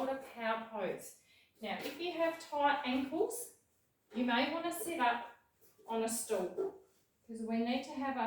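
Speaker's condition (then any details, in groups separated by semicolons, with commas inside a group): No condition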